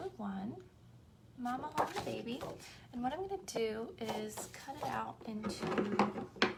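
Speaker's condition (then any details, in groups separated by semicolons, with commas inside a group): No condition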